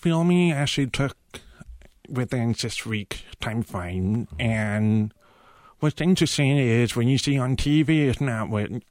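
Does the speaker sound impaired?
Yes: profound deafness; cochlear implants received at age 18, interpreter used on Project Runway.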